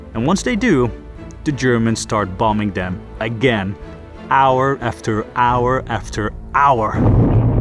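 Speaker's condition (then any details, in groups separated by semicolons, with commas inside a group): No condition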